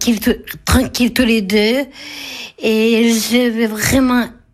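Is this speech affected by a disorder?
Yes: Down syndrome (trisomy 21); described as handicapped; 28 years old.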